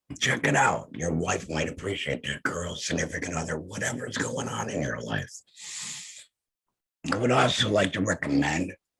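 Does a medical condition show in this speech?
Yes: head and neck cancer; voice lost.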